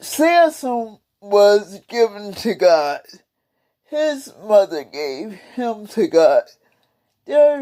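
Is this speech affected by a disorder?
Yes: cerebral palsy; several unnoticed strokes.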